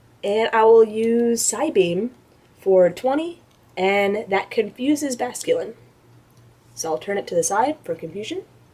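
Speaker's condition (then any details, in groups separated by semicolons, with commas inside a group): No condition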